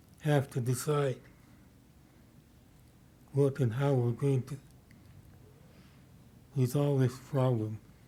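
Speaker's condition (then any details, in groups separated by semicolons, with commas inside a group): Parkinson's disease; new medication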